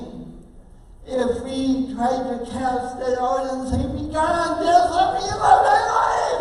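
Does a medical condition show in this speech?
Yes: oxygen-related condition, speech impairment.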